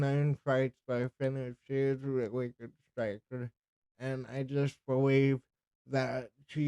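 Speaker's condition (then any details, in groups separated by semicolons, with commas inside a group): Cerebral palsy; speech affected by cerebral palsy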